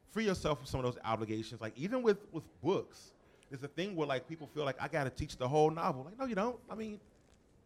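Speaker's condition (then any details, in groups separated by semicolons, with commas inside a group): No condition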